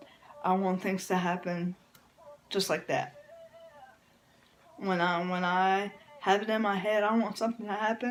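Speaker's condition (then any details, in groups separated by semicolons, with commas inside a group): Cerebral palsy; from birth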